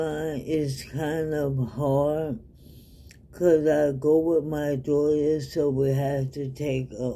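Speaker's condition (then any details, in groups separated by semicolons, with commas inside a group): ALS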